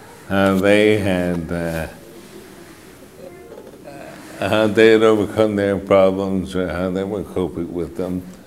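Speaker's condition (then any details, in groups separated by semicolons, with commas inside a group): Mitochondrial disorder; affects speech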